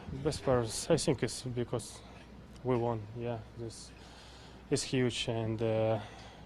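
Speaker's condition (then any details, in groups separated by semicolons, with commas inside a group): No condition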